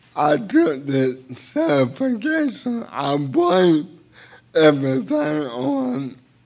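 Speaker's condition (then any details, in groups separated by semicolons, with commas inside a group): Cerebral palsy; speech a little unclear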